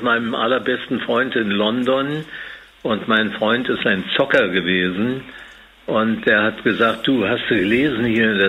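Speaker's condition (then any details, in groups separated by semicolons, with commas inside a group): Parkinson's disease; dismissed as stage fright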